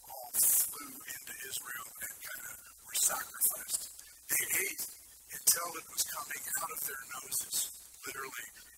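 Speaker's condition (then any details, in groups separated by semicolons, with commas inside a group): No condition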